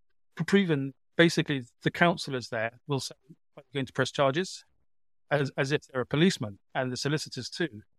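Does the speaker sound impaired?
Yes: stammer; lifelong stammer; milder stammer than about six years ago; much heavier stammer about six years ago during trial, barrister advised not speaking in court; here repeated sounds, repeated words.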